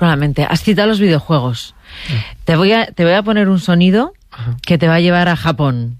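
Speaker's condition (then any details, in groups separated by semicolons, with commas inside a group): No condition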